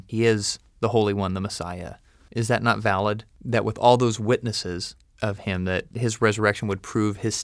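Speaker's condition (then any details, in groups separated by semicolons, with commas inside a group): No condition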